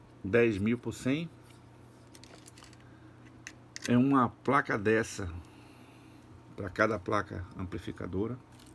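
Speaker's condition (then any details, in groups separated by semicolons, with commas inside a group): No condition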